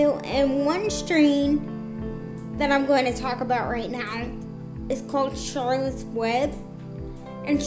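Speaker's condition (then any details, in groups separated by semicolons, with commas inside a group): Cerebral palsy, spastic, severe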